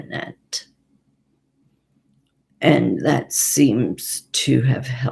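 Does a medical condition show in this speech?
Yes: Parkinson's and essential tremor; handwriting very poor, earlier unable to type.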